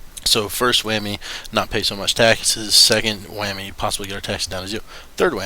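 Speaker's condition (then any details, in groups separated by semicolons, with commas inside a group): No condition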